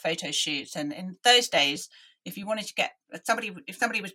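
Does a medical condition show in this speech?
Yes: deafness; listening took effort.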